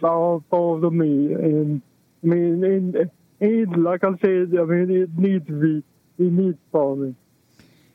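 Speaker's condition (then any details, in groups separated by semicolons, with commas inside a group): Cerebral palsy; affects movement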